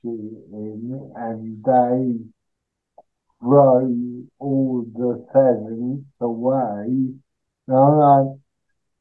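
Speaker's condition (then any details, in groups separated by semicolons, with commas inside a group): Cerebral palsy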